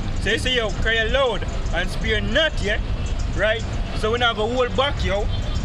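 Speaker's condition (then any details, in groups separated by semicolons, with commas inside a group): No condition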